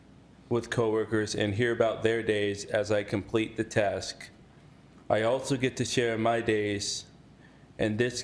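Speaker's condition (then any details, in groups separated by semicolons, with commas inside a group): No condition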